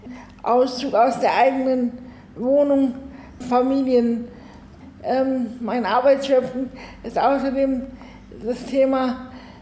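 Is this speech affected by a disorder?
Yes: cerebral palsy, spastic, arms and legs.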